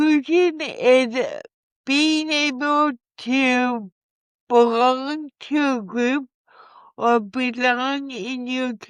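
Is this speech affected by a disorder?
Yes: cerebral palsy; from birth.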